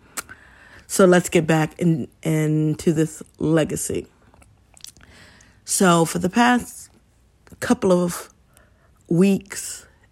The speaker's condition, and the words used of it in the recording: Stuttering. So you will hear me stumble upon words, and it is okay.